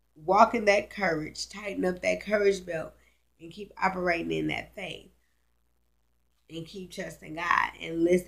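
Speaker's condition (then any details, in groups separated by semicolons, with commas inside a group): Cerebral palsy, spastic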